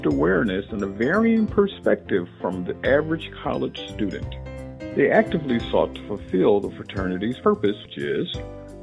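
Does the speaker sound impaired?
No.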